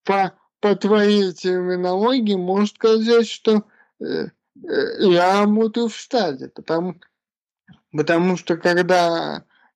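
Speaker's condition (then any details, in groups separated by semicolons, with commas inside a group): Cerebral palsy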